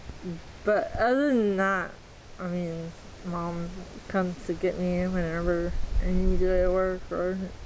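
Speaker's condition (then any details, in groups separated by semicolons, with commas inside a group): Athetoid cerebral palsy; athetoid type, quadriplegia, moderate to severe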